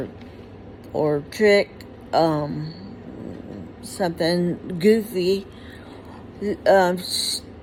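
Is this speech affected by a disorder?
Yes: Huntington's disease; inherited.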